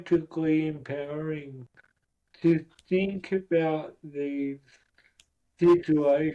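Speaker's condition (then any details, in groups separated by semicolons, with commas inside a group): Cerebral palsy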